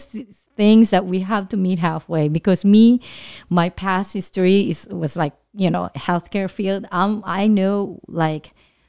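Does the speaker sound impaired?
No.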